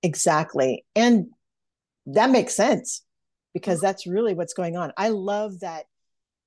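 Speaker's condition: No condition

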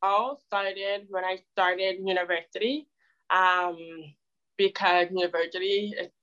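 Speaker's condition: Deafness; wears hearing aid, relies on lip reading face to face, cannot hear in noise; speaks well, spoken speech surprises others

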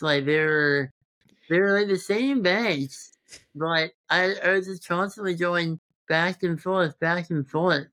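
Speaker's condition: Congenital muscular dystrophy; present since birth

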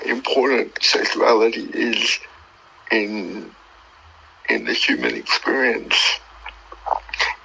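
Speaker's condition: Cerebral palsy; uses wheelchair

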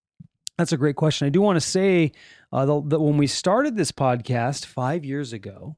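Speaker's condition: No condition

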